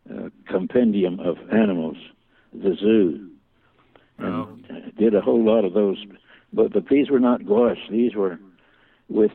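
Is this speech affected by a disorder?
Yes: Parkinson's; symptoms began about 20 years ago, slowly progressive, out of business about 20 years; hand shakes, vision affected so cannot see anything, uses few brushes, broad watercolor washes.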